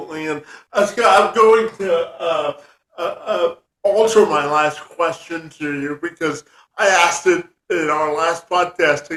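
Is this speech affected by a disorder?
Yes: cerebral palsy; from birth.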